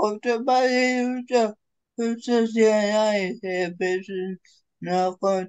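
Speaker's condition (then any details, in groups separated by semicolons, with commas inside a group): Cerebral palsy; severe, uses a wheelchair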